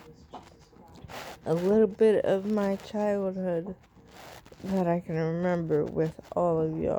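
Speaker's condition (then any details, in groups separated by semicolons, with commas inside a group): Cerebral palsy; sounds out of breath after therapy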